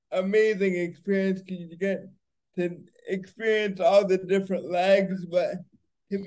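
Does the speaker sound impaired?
Yes: cerebral palsy; wheelchair user, races with my team triumph.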